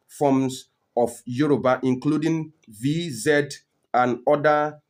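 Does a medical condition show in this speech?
No.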